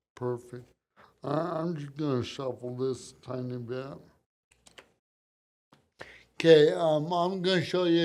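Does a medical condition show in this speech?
Yes: cerebral palsy; from birth.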